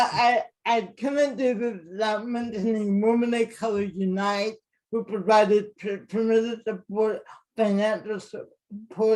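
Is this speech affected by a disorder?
Yes: cerebral palsy.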